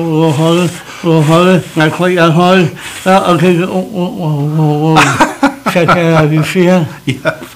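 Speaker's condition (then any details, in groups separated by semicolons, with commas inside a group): Cerebral palsy; able to talk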